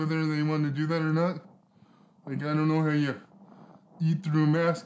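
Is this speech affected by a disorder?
Yes: cerebral palsy; spastic.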